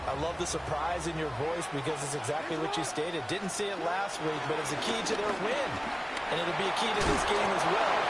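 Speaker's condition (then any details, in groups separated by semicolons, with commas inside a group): No condition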